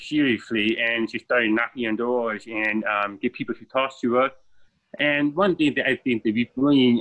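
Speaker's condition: Deafness, born deaf

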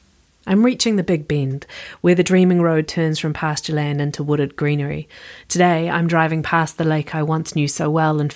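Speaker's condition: No condition

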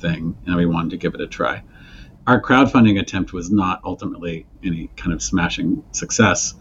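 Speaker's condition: No condition

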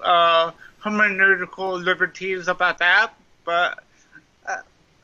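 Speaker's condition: Cerebral palsy, mild; speech impediment, sounds like Wendy's drive-thru speaker box, may sound drunk

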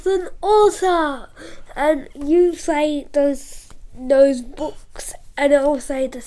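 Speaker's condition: Cerebral palsy; parents worried about breathing with severe COVID; age 11, COVID infection day one to two, double vaccinated, feeling unwell

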